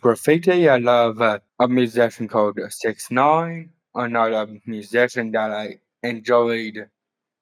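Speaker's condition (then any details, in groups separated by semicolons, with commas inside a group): Down syndrome; later diagnosed with autism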